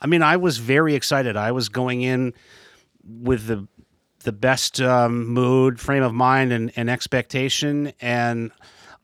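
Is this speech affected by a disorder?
No.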